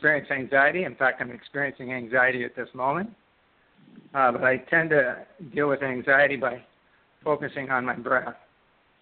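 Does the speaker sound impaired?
Yes: Parkinson's disease; left index finger tremor, diagnosed 4 years later by Ontario neurologist, then left hand weakness, dexterity loss.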